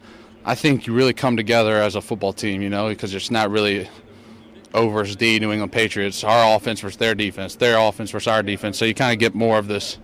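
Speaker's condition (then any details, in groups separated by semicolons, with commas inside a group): No condition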